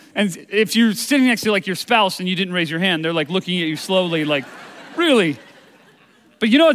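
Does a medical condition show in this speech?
No.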